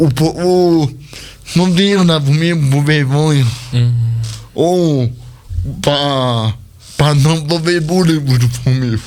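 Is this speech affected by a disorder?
Yes: cerebral palsy; speech not normal.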